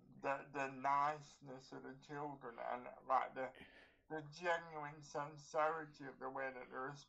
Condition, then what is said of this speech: Cerebral palsy. I sound like I'm crying when I speak, according to some children.